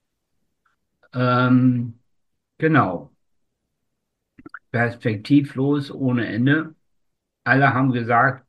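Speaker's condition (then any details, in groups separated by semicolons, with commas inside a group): Spastic tetraparesis; umbilical cord around neck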